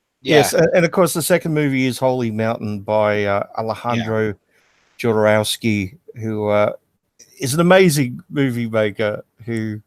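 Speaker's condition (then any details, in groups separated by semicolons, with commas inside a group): No condition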